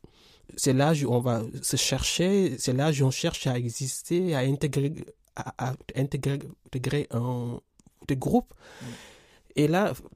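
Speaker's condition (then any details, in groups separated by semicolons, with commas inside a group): Stuttering; since childhood, stuttering family, untreated in Senegal, therapy in France stopped after months, later 5-6 years; stuttering still present, accepted and assumed; repeated sounds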